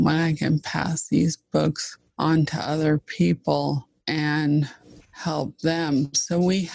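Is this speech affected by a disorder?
Yes: ALS (Lou Gehrig's disease).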